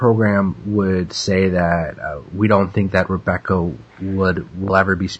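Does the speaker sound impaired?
No.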